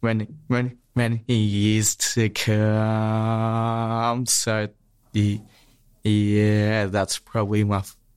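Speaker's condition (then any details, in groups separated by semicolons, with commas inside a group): Stutter; stutter since childhood, smooth speech therapy at Box Hill Speech Pathology Clinic from age 14 or 15, two years; repeated sounds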